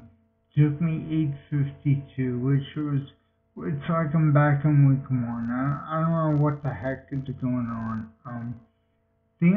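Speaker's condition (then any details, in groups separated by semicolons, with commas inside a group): Multiple sclerosis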